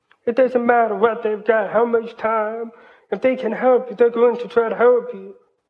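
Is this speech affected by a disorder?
Yes: hearing loss, cochlear implant; completely deaf until age 12, invasive painful surgery, speech therapy, college; doctors predicted poor speech at age 5, parents pushed speaking over sign language.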